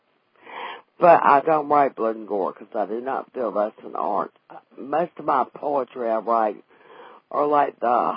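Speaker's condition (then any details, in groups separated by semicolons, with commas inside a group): Vocal cord paralysis after stroke; wheelchair user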